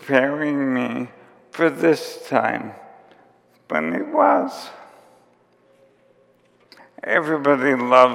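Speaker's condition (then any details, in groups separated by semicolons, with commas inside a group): ALS; diagnosed about two and a half years before recording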